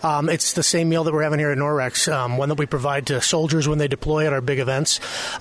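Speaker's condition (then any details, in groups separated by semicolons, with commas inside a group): No condition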